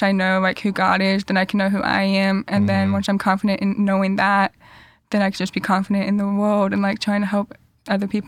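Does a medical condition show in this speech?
Yes: deafness; hearing loss found second grade, had passed tests via cues, hearing aids third grade, cochlear implants; coaches wear audiologist-suggested transmitter streaming directly to cochlear implants, overpowers other voices, teammates hard to hear.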